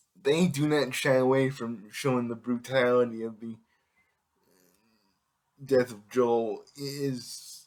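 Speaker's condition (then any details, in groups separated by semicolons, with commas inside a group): Cerebral palsy; able to speak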